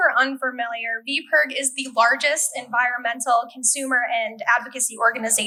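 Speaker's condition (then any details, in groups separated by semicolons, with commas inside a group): No condition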